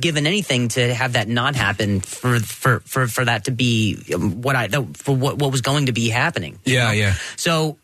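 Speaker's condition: Stuttering; vocal contusion and major concussion, seen by neurologist, chiropractor, physical therapist; 12 years since injury, in speech therapy, oldest client, melodic intonation therapy tried; sometimes on stage, worse when nervous or stressed, rapid sound repetitions, once much worse; repeated sounds, repeated words

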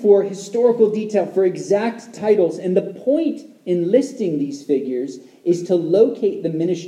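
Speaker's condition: No condition

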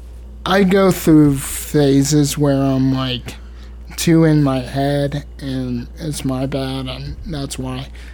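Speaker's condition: Cerebral palsy, spastic

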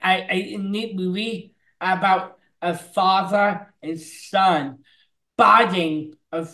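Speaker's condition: Down syndrome

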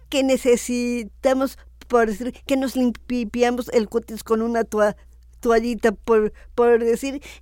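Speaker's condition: Down syndrome; adult woman

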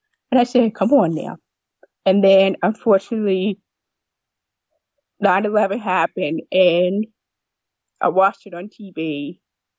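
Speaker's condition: Deafness with cochlear implant; severe deafness found around age 2, hearing aids gave little benefit, cochlear implant at 7 in clinical trial; years of speech therapy to age 15, childhood speech issues, now converses by speech, not sign

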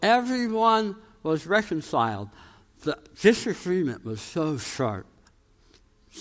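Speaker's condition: Tongue cancer, jaw reconstruction

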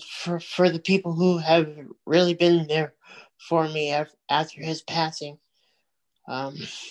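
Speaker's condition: Cerebral palsy; from birth

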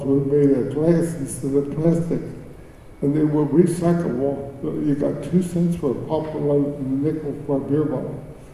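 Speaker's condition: Cerebral palsy; speech

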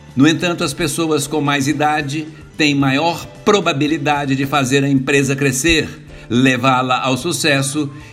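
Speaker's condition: No condition

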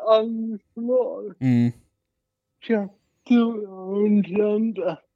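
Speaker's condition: Cerebral palsy, mild

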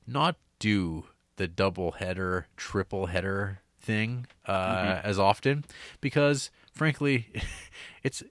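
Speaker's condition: No condition

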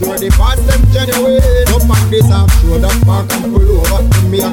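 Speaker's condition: No condition

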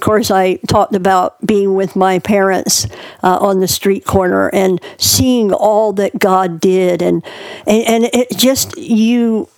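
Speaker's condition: Cleft palate; breathing problems

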